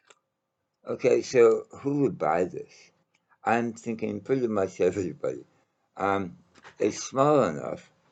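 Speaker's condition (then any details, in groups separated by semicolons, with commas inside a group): Mouth cancer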